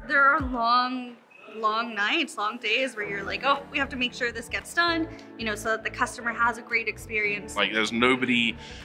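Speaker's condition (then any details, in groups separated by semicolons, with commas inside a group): No condition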